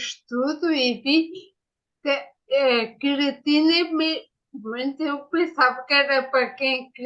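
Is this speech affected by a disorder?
Yes: ataxia after brain injury.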